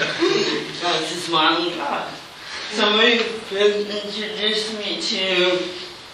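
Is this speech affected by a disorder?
Yes: cerebral palsy.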